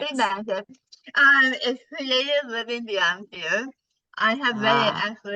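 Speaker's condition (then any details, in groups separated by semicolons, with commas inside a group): Partial glossectomy for tongue cancer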